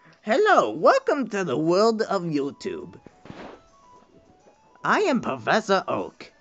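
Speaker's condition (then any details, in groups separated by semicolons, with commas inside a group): No condition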